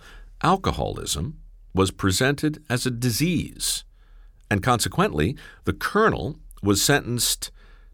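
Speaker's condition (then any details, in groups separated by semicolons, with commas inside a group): No condition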